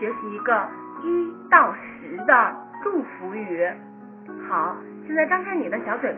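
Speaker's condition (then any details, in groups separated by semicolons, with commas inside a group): No condition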